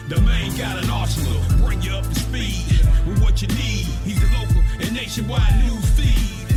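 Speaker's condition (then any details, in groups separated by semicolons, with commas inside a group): No condition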